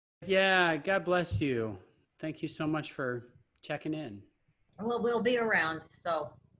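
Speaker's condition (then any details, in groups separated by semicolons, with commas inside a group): No condition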